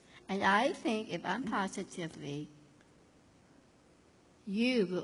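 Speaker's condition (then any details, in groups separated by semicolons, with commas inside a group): Down syndrome; depends on others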